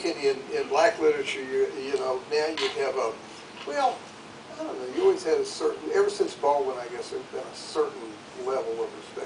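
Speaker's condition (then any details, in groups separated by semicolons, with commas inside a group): No condition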